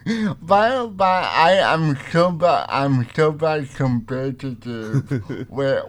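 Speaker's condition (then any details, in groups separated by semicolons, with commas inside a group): Cerebral palsy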